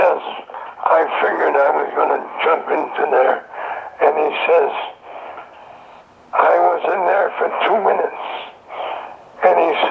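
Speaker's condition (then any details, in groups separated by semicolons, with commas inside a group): Throat cancer; survivor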